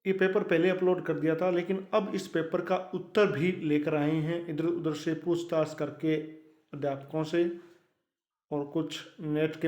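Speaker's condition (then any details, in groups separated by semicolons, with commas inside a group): No condition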